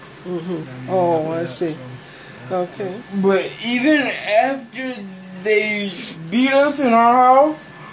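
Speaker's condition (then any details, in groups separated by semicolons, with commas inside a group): Cerebral palsy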